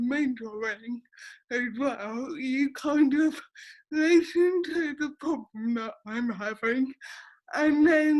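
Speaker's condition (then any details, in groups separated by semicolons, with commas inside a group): Cerebral palsy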